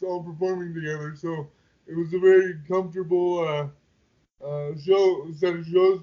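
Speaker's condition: Quadriplegic cerebral palsy; wheelchair user

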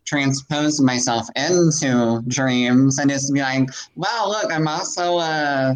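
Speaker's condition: Cleft palate; voice pretty nasal, altered vocal tonality, sometimes monotone quality, lowering pitch does not help

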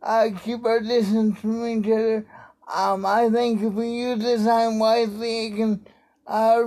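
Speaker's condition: Cerebral palsy; wheelchair user

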